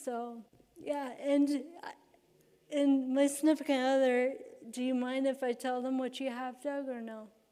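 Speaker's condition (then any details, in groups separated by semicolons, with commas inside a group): Cerebral palsy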